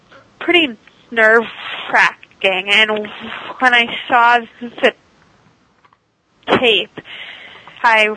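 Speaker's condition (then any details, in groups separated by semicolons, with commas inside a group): Stuttering; very severe third grade, worse high school, speakeasy from Dr. John Haskell, speech therapy helped core; device cuts stuttering about 95%, still stutters at sentence onset, worse around unfamiliar people, sometimes avoids talking; prolonged sounds, blocks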